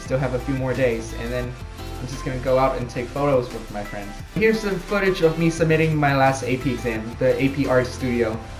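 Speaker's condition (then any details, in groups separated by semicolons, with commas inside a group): No condition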